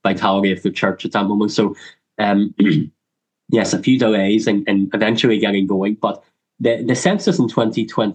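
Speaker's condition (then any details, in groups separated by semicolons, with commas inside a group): Cleft lip and palate; congenital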